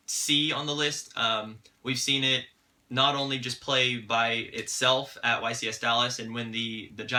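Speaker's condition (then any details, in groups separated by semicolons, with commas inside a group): No condition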